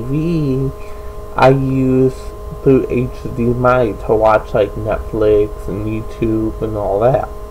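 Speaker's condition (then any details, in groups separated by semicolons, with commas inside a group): Cerebral palsy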